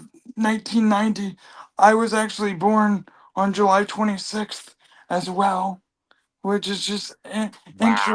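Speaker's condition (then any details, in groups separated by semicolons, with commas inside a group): Cerebral palsy; from birth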